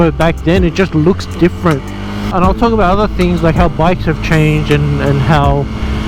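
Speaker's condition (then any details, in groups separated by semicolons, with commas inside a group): No condition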